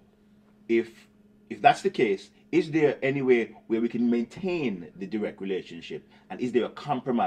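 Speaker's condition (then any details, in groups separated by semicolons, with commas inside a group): No condition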